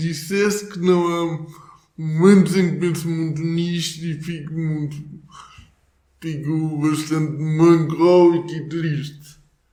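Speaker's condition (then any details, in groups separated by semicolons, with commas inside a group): Cerebral palsy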